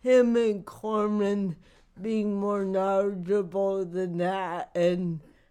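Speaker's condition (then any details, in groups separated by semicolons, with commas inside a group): Cerebral palsy; wears down with age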